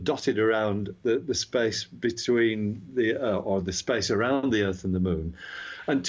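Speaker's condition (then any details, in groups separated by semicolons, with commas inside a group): No condition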